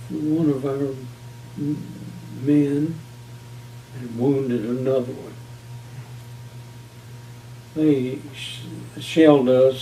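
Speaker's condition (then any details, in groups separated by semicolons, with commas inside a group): Parkinson's disease; about two years since onset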